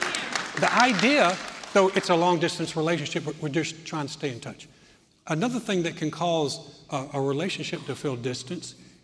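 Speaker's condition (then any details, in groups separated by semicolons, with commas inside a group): No condition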